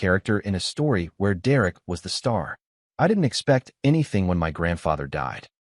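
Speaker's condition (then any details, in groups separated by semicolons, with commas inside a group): No condition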